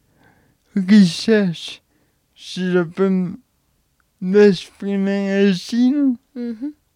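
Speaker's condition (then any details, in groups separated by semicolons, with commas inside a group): Cerebral palsy; since birth, unable to walk, personal helper comes, respite house since age 8 or 9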